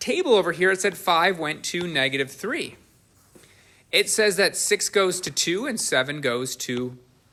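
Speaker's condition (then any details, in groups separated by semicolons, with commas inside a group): No condition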